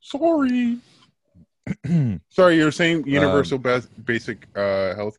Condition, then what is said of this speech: No condition.